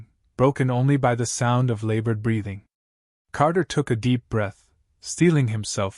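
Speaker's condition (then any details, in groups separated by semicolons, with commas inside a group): No condition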